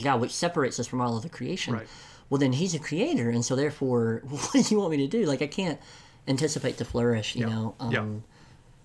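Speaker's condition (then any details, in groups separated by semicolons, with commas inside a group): Cleft lip and palate; congenital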